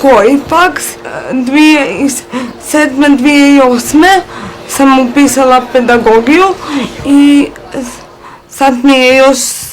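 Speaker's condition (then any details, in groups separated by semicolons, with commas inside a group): Cerebral palsy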